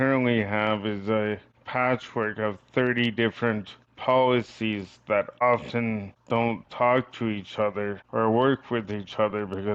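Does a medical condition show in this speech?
Yes: cerebral palsy; from birth.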